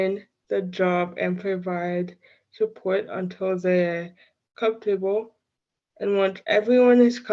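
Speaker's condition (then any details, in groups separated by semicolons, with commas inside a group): Cerebral palsy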